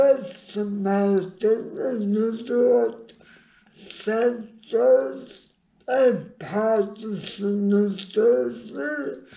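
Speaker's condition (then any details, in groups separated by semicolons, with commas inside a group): Brain injury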